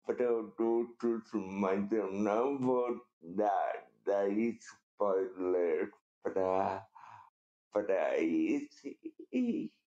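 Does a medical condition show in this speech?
Yes: cerebral palsy; uneventful pregnancy.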